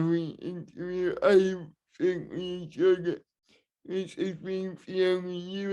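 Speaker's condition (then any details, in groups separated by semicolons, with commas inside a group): Cerebral palsy, spastic and dyskinetic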